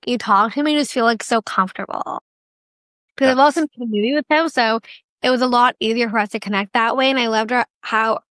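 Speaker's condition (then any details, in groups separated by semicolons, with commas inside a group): Down syndrome; duplicate of the 21st chromosome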